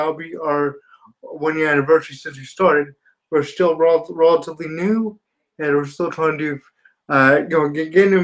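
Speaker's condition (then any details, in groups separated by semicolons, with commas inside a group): Spastic quadriplegia cerebral palsy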